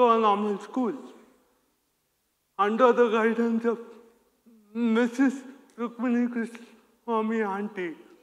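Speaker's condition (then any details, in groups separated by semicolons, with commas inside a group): Cerebral palsy; hinders speech, sounds childlike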